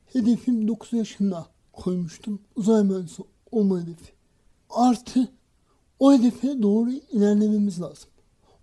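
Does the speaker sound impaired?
Yes: cerebral palsy; from birth, no speech or walking until age 6, misdiagnosed intellectual disability at age 5; hand tremor, unable to write by hand; school speech difficulty, reading not fluent, practised reading aloud before mirror.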